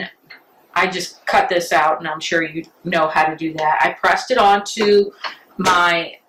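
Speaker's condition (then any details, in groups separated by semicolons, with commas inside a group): No condition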